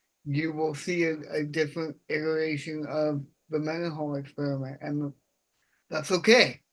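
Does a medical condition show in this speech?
Yes: cerebral palsy.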